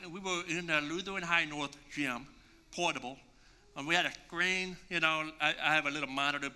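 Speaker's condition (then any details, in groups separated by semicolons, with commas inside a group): Deafness; congenital, 80% hearing loss since birth, relies on lip reading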